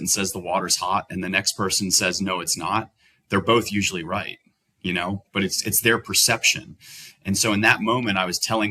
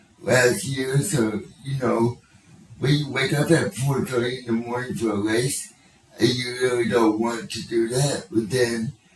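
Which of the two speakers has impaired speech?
The second: cerebral palsy; spastic quadriplegic, spasticity all four limbs including right hand; childhood therapy.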